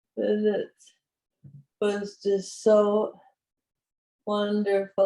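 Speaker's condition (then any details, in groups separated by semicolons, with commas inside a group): Parkinson's; voice weaker than before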